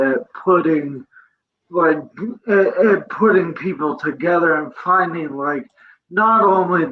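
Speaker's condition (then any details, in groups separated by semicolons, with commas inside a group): Cerebral palsy; present from birth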